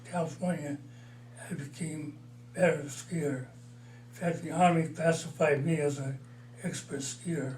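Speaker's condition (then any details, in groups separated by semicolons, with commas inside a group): Parkinson's disease; mild, about four years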